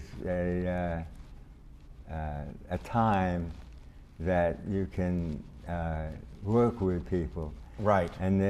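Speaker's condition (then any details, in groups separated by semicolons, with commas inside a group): Parkinson's disease; voice changes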